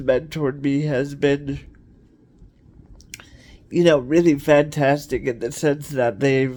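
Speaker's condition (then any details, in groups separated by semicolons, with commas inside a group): Cerebral palsy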